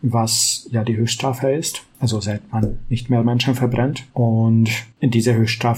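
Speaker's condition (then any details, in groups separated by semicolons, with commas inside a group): No condition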